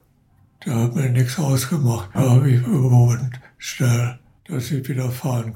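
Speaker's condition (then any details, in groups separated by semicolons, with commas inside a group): Parkinson's disease; progressive worsening, arm tremor, fingers cramp, cannot turn newspaper pages, in care home, LVR neurologist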